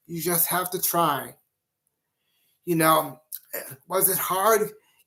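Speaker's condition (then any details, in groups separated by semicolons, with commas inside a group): Cerebral palsy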